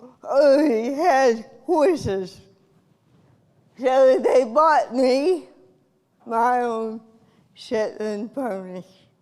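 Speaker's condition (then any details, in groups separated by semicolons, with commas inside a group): Cerebral palsy; from birth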